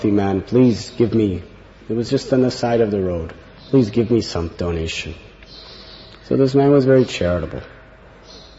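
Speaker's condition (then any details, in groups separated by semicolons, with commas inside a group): No condition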